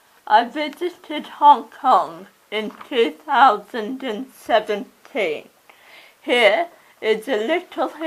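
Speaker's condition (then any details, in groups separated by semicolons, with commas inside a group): Cerebral palsy; oxygen starvation at birth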